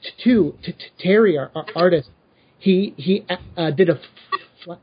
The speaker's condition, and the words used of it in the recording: Stuttering. Mm-hmm. I liked, too, in issue two, and I apologize for my stutter, so your audience doesn't think there's audio issues.